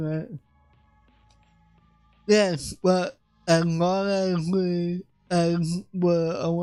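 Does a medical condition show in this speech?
Yes: cerebral palsy; affects voice.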